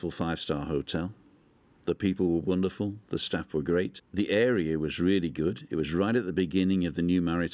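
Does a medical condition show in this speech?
No.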